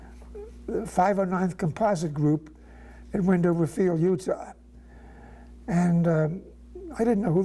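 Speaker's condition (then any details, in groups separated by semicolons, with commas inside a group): No condition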